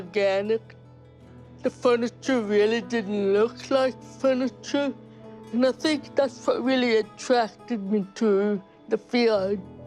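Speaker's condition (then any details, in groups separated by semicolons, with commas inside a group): Cerebral palsy; speech therapy by age four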